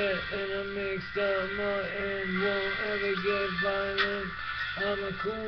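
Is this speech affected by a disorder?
Yes: brain injury.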